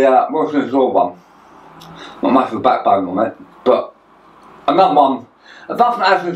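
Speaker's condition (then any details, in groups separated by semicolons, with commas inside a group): Tongue cancer; half tongue removed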